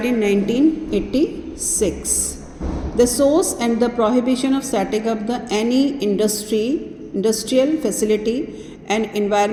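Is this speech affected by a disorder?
No.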